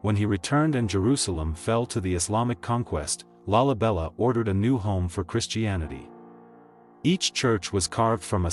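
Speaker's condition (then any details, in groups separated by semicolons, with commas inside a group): No condition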